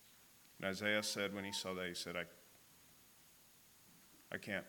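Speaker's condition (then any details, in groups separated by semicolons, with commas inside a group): No condition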